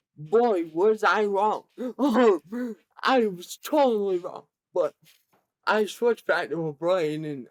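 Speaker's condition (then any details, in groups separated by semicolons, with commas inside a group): Cerebral palsy; present from birth, severe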